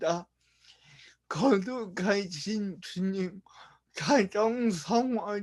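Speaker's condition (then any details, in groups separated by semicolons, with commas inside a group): Brain lesion disability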